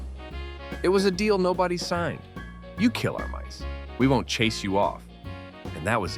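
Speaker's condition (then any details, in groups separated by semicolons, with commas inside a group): No condition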